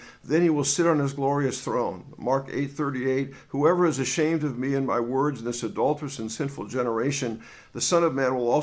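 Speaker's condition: No condition

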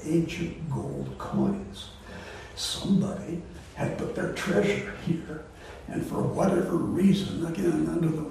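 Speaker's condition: Voice disorder; not contagious

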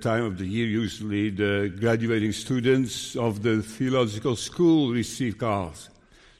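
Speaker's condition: Parkinson's disease; still preaching

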